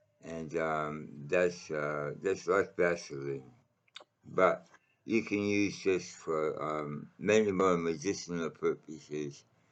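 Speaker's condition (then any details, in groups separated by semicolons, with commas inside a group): Mouth cancer; needs water constantly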